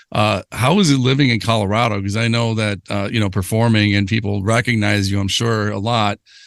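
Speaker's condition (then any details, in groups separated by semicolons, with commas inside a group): No condition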